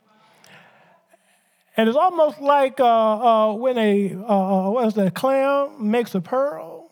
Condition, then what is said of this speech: Stuttering. When I'm nervous and stuff, I start stuttering.